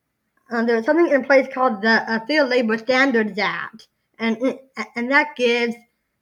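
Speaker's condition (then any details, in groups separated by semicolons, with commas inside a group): Down syndrome; congenital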